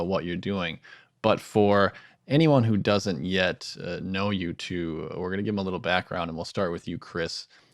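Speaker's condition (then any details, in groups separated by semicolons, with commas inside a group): No condition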